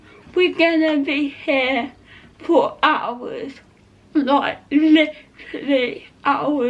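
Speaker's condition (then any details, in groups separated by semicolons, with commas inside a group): Cerebral palsy; not quadriplegic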